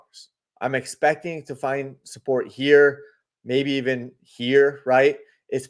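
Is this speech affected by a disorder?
No.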